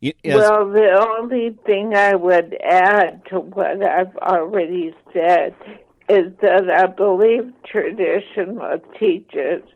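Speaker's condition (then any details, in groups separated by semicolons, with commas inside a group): ALS, mild; affects hands and fingers; voice slightly impaired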